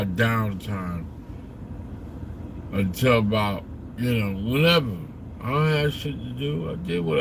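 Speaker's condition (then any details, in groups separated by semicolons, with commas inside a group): Slurred speech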